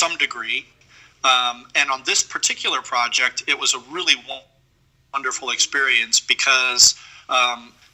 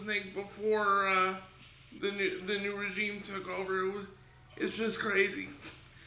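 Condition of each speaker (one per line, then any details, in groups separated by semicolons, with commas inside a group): No condition
Cerebral palsy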